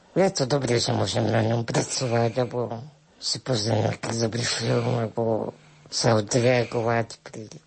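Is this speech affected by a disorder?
Yes: spinal muscular atrophy with tracheostomy; congenital progressive muscle wasting, onset early childhood, tracheostomy at age 14, ventilator breathing support; had to learn to push ventilator-delivered air up to vocal cords to speak.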